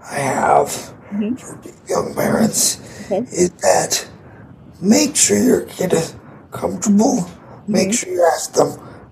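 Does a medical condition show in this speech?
Yes: cerebral palsy; condition audible in voice.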